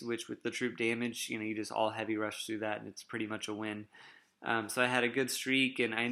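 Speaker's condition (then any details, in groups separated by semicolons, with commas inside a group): No condition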